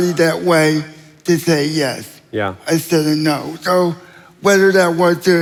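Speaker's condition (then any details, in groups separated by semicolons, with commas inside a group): Cerebral palsy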